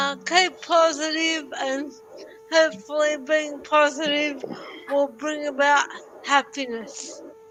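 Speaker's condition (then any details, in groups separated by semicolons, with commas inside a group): Cerebral palsy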